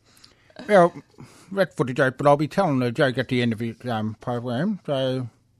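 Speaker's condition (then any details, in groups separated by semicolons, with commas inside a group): Hearing loss with cochlear implants; right implant 10-11 years ago, left 2-3 years later, 4-hour operation, dead hair cells, formerly hearing aids; both implants, number seven model Bluetooth phone streaming, telecoil via Cochlear app, hears fridge motor; asks others to speak slowly, struggles when people talk quickly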